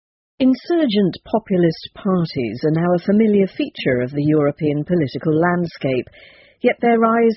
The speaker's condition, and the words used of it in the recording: None; typical speech.